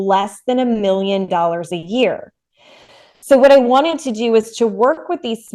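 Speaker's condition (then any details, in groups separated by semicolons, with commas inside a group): No condition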